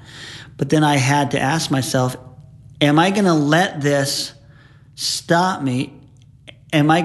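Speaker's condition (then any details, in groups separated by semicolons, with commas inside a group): Stuttering; once could not talk, withdrew from talking to people for a time; on mission fluent when teaching, other times stuttered repeatedly, couldn't put two words together; blocks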